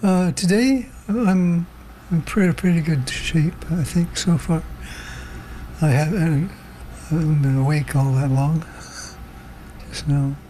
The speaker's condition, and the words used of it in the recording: Parkinson's disease. You get tired, both tired and you can't find the words.